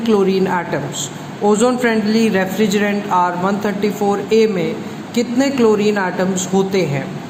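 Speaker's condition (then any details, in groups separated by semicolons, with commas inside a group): No condition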